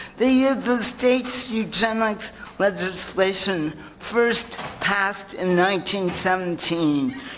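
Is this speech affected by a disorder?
Yes: cerebral palsy.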